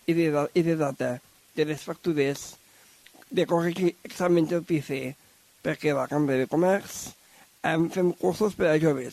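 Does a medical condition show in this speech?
Yes: Down syndrome; extra chromosome, different learning pace.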